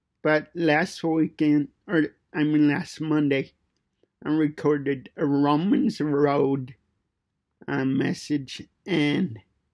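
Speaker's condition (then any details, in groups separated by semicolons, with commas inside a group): Cerebral palsy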